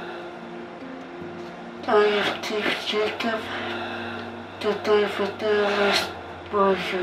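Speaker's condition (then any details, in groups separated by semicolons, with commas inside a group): ALS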